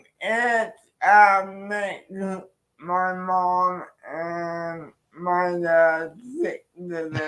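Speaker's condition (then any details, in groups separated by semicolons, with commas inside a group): Cerebral palsy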